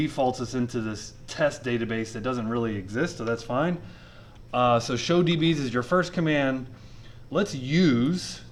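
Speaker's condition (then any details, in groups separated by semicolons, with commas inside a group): No condition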